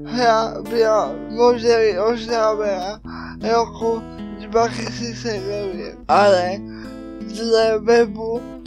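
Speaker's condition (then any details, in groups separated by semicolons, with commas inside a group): Cerebral palsy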